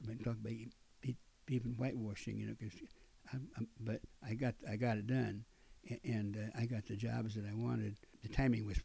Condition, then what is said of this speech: Stuttering. I'm not talking very good now, I admit that.